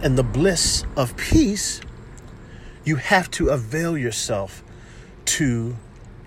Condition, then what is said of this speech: No condition.